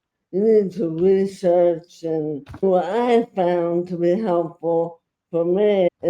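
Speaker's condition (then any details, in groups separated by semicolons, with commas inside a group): Traumatic brain injury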